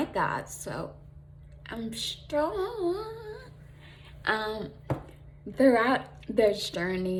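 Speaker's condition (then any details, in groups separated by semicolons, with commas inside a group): Traumatic brain injury; cerebellar tumor near brainstem, affecting movement and speech; almost 10 years post injury; could not push out sound, ongoing speech muscle strengthening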